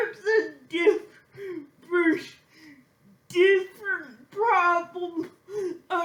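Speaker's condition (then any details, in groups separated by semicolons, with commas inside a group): Physical speech impairment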